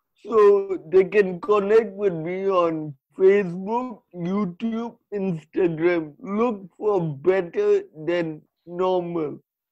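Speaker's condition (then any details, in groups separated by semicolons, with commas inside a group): Cerebral palsy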